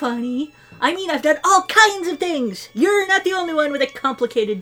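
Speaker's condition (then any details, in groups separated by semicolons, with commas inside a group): No condition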